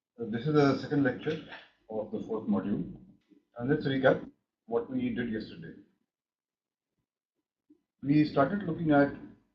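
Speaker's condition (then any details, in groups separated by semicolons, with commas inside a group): No condition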